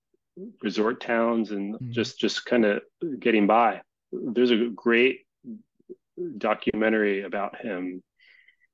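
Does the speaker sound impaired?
Yes: stuttering; childhood onset, speech therapy as child; still stutters as adult, gradually more comfortable with stuttering; phone time pressure harder, more comfortable speaking face-to-face; here repeated words, blocks.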